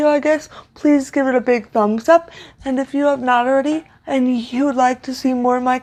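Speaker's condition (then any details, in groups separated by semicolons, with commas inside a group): Cerebral palsy, severe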